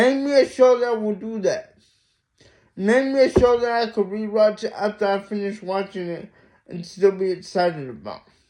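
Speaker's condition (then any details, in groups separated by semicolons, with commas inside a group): Mild cerebral palsy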